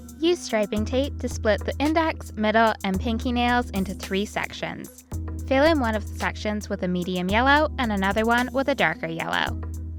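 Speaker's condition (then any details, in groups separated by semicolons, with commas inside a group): No condition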